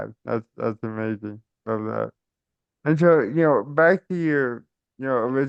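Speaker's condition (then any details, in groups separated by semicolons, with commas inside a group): Cerebral palsy; caused by stroke at birth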